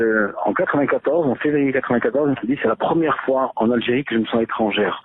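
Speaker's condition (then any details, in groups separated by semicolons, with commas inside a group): No condition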